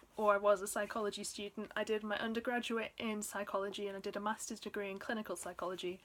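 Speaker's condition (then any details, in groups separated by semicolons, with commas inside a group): No condition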